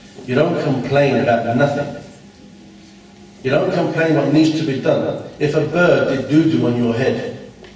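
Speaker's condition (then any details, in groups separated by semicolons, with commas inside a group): No condition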